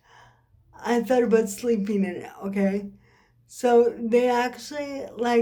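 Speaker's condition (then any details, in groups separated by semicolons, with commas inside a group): Cerebral palsy; occasional swallowing problems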